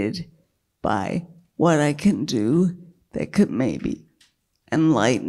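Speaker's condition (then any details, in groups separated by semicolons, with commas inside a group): Multiple sclerosis; progressive form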